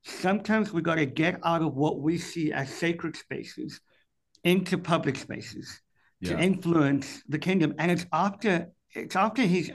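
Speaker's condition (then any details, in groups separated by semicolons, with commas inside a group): Cleft palate; speech impediment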